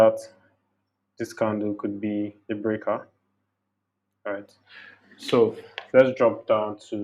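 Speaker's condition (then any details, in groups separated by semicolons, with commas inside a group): No condition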